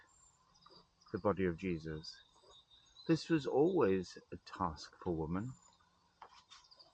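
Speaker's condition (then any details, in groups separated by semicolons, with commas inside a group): No condition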